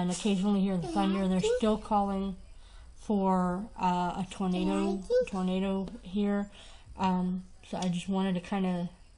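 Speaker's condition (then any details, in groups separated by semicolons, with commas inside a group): No condition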